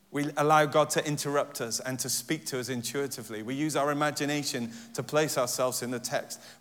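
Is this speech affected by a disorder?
No.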